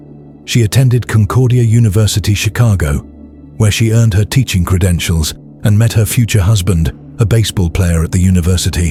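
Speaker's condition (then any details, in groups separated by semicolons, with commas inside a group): No condition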